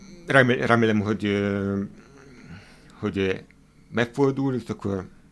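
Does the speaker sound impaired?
Yes: hard of hearing; hearing aid use.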